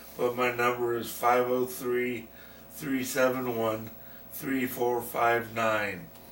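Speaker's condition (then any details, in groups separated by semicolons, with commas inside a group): Brain injury; accident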